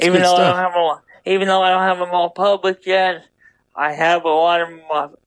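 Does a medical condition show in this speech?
Yes: double hemiplegia cerebral palsy; horse therapy since age 5.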